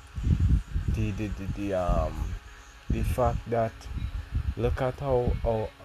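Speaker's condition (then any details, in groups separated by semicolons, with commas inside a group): No condition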